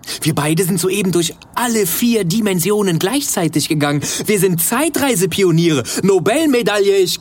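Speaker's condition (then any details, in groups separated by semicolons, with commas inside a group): No condition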